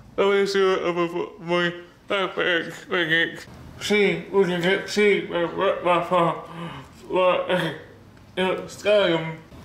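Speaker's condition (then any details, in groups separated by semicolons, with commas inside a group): Cerebral palsy; body affected; speech disability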